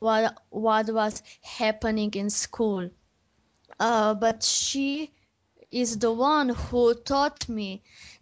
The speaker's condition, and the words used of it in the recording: Stuttering. Yes, it was, and I went 3 times and nothing changed. I still stutter, and so nothing changed.